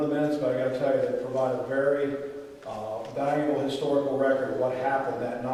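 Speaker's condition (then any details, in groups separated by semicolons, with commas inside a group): No condition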